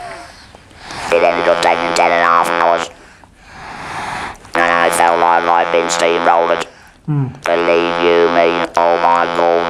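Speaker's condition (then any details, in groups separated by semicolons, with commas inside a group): Laryngeal cancer with laryngectomy; laryngeal squamous cell carcinoma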